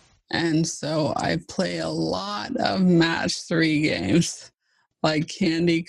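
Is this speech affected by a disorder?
Yes: ALS (Lou Gehrig's disease).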